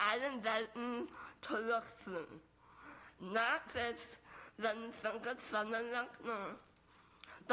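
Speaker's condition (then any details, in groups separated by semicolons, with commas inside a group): Moebius syndrome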